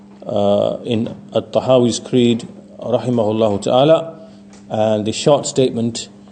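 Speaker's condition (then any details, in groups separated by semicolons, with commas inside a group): No condition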